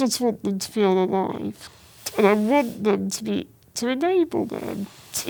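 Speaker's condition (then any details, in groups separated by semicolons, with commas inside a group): Spinal muscular atrophy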